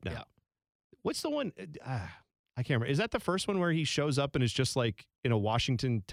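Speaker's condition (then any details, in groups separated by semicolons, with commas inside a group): No condition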